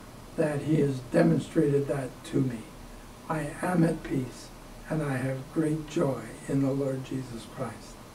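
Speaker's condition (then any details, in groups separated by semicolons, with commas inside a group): ALS; diagnosed about six years ago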